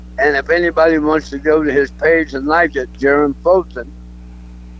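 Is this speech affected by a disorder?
Yes: throat cancer; quit podcasts over it.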